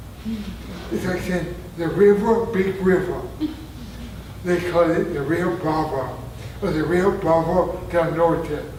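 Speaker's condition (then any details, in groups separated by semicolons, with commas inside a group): Traumatic brain injury; near-fatal injury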